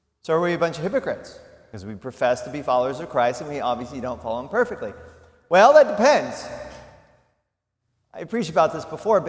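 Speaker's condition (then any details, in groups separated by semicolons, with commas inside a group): No condition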